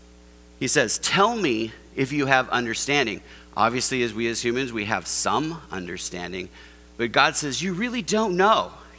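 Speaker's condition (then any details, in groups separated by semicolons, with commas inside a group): No condition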